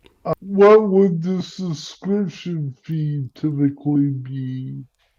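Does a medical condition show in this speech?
Yes: cerebral palsy; speech impairment.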